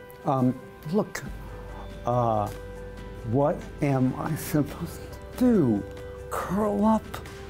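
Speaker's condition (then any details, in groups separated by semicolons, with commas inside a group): Segmental dystonia; tongue involved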